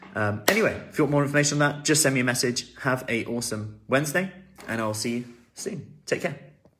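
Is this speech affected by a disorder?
No.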